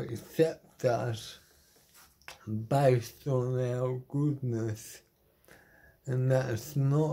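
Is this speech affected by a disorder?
Yes: motor neuron disease; terminal; body failing.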